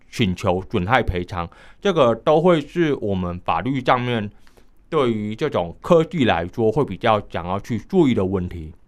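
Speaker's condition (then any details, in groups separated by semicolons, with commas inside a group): Hearing impairment, high-frequency hearing loss, mild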